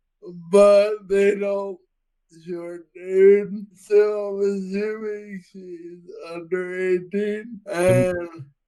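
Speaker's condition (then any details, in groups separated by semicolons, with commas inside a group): Friedreich's ataxia; Friedreich's ataxia, affects balance and coordination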